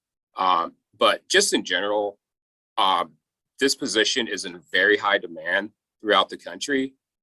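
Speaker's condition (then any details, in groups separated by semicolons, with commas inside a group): No condition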